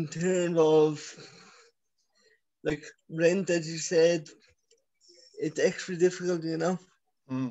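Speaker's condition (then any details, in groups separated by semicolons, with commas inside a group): Cerebral palsy; from birth, scoliosis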